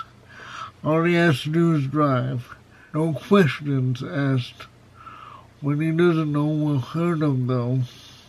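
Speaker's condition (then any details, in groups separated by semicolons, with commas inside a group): Cerebral palsy, severe; spastic type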